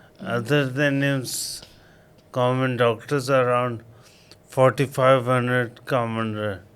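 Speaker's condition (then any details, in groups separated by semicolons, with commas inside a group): Coma after road accident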